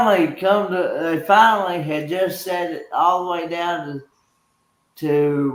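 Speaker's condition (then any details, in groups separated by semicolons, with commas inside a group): Cerebral palsy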